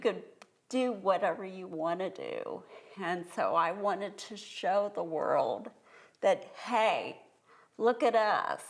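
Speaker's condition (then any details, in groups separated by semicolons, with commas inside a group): Cerebral palsy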